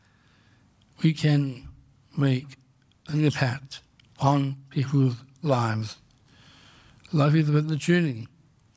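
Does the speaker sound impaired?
Yes: Down syndrome; congenital.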